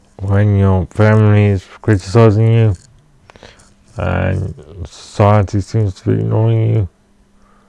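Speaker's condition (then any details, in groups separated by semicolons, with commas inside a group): Cerebral palsy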